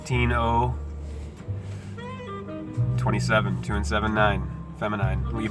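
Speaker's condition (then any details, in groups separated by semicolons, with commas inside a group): No condition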